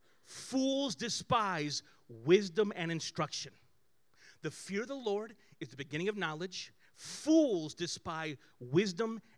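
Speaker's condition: No condition

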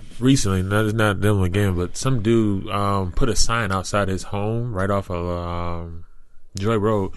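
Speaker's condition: No condition

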